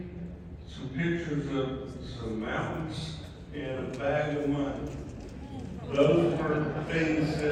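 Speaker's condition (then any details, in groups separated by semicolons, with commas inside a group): ALS; mainly right side and both legs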